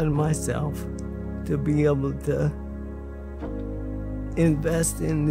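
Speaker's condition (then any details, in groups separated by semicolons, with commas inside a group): ALS; progressing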